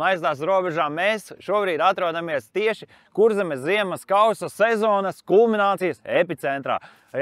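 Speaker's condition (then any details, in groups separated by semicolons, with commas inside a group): No condition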